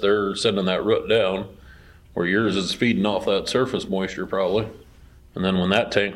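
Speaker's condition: No condition

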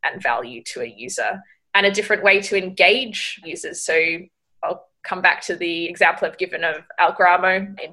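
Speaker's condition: No condition

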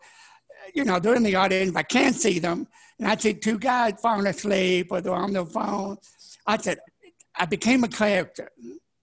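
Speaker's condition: Deafness, born deaf; could not speak until age ten

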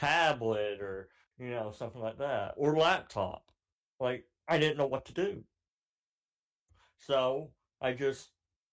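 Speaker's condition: Cleft palate; surgical repair in childhood

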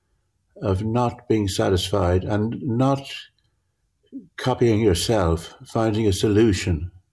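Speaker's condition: Parkinson's; difficulty judging near and far

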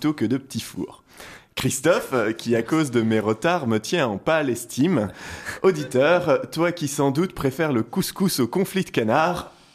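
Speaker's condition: No condition

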